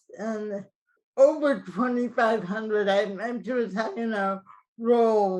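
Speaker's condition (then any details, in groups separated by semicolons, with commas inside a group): Cerebral palsy, mild; mildly affected speech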